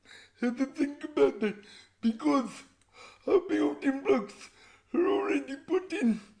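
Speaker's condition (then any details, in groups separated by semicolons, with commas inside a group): Cerebral palsy; voice described as unusual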